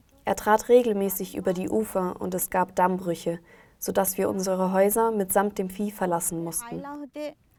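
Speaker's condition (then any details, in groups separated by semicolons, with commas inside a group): No condition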